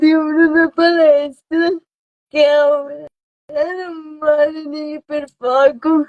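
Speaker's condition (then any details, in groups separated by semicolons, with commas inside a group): Cerebral palsy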